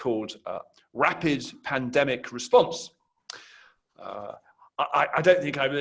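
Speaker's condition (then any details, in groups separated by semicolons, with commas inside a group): No condition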